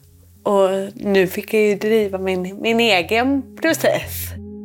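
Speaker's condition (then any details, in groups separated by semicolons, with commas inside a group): Cerebral palsy; born without heartbeat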